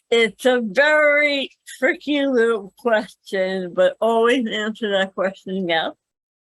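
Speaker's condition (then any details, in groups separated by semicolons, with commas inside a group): Cerebral palsy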